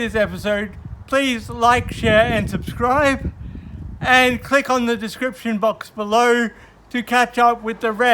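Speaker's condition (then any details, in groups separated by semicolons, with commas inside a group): Cerebral palsy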